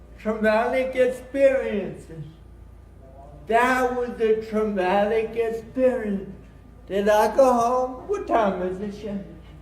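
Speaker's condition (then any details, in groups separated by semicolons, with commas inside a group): Cerebral palsy; since birth, brain damage at birth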